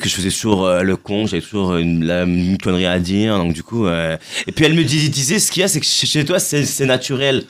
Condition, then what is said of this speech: Stuttering. Ben, j'ai toujours un peu bégayé. Des fois, je bug sur des mots.